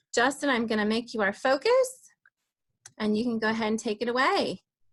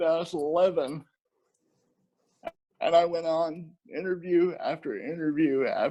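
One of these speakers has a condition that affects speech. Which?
The second: cerebral palsy.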